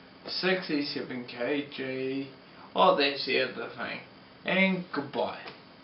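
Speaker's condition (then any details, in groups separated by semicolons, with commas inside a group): Multiple sclerosis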